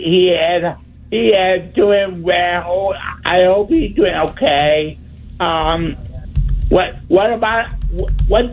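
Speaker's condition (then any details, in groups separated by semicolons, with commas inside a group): Speech impediment; wheelchair user; tries to talk really clearly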